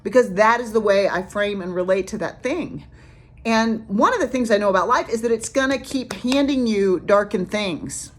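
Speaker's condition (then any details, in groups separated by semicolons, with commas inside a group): No condition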